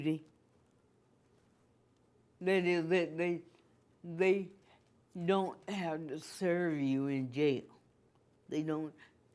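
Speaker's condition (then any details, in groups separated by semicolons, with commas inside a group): Cerebral palsy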